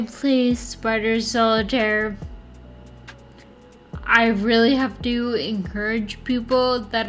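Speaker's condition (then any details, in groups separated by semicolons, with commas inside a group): Friedreich's ataxia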